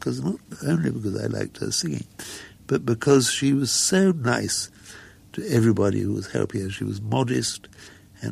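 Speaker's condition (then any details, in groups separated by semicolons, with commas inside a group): Muscular dystrophy; progressive, wheelchair user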